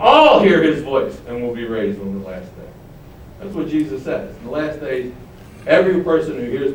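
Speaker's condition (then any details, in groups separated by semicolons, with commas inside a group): No condition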